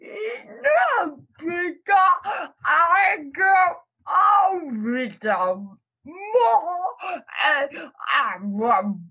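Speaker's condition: Cerebral palsy; written answers read aloud by Lily Cannon

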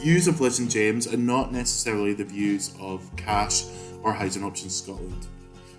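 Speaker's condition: No condition

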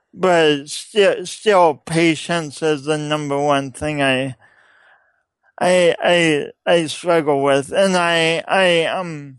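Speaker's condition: Speech impediment; coaches others to speak

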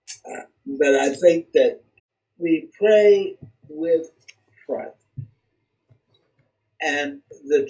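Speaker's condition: Cerebral palsy; legs severely compromised

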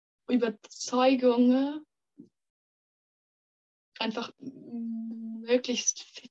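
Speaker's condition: Stuttering; stuttering since kindergarten age, many logopedists and speech therapists, stuttering therapy groups with other stutterers; part-word and word repetitions, we wegzulaufen; prolonged sounds

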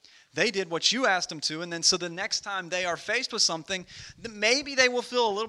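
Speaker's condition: No condition

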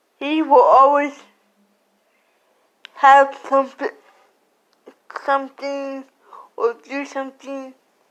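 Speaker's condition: Cerebral palsy; slurred speech

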